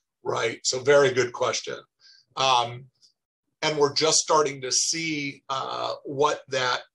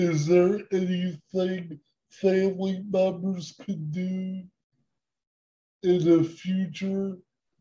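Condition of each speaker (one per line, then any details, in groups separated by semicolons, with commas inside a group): No condition
Cerebral palsy; present from birth; speech impairment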